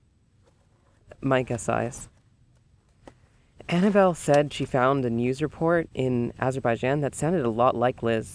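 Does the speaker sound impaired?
No.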